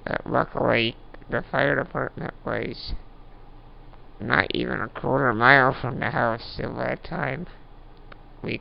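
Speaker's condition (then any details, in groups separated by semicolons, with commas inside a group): Duchenne muscular dystrophy; voice audibly worsening late in recording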